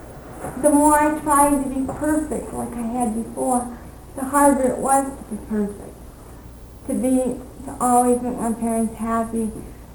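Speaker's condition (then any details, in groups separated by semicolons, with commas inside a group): Cerebral palsy; speaks fluently with few pauses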